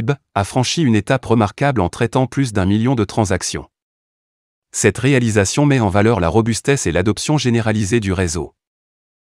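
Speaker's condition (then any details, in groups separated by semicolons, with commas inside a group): No condition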